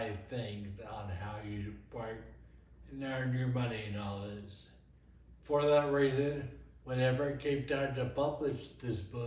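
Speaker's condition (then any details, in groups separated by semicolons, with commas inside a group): Friedreich's ataxia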